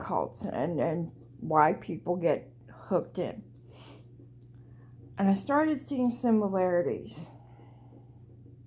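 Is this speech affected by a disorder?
Yes: cerebral palsy; walks flat-footed.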